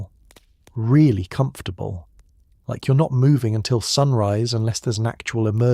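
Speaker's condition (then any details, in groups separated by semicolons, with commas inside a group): No condition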